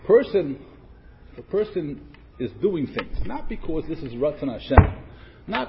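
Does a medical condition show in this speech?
No.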